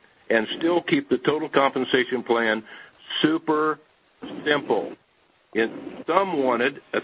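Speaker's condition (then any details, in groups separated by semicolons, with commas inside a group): No condition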